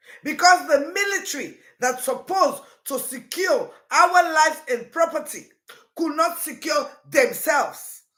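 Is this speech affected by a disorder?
No.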